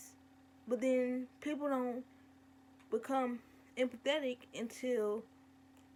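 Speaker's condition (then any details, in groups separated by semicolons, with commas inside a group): Cerebral palsy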